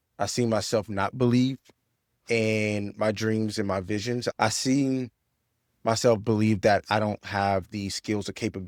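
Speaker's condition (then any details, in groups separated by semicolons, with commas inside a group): No condition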